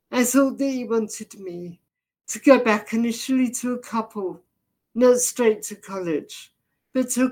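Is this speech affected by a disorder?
Yes: deafness, severe; progressive, brain misinterprets sounds and speech.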